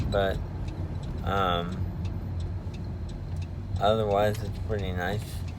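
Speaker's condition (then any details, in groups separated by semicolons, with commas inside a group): Spastic diplegia cerebral palsy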